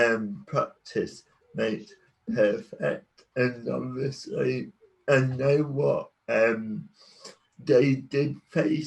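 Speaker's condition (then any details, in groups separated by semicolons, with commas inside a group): Cerebral palsy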